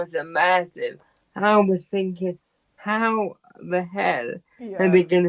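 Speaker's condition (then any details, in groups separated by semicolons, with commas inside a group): Quadriplegic cerebral palsy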